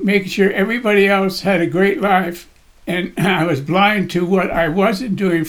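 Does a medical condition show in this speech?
Yes: Parkinson's disease; daily cardio and gym workouts.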